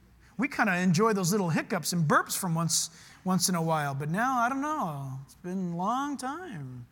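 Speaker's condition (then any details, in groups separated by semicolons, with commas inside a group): No condition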